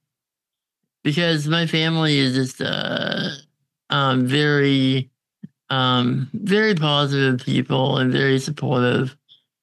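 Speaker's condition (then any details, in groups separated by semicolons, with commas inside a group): Congenital muscular dystrophy; uses ventilator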